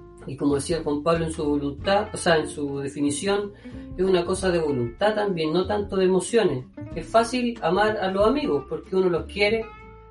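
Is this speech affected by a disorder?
No.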